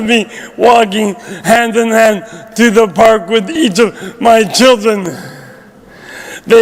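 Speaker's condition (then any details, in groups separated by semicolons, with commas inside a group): Traumatic brain injury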